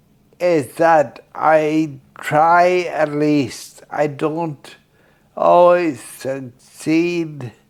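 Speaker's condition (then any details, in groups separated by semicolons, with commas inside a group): Friedreich's ataxia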